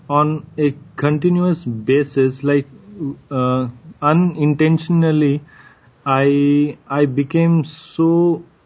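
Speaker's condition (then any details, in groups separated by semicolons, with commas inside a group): Stuttering; fluency-focused approach earlier, six months of bouncing and open disclosure at schools with Samagra NGO; stuttering modification, voluntary stuttering with bounces, learned through Samagra and Dr. Sachin; variable stuttering, blocks incl. silent blocks, mild in interview, more stuttering formerly when avoiding; repeated sounds, repeated words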